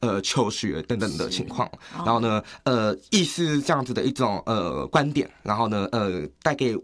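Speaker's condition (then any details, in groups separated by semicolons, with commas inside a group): Hearing loss with cochlear implant; progressive hearing loss from childhood, cause unknown despite MRI, genetic testing; slight accent, often taken for overseas chinese or southeast asian, usually unnoticed, speaks well, normal word order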